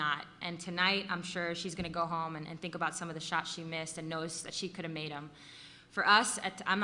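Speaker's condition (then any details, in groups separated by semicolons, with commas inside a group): No condition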